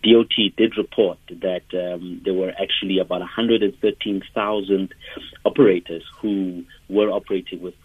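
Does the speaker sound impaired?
No.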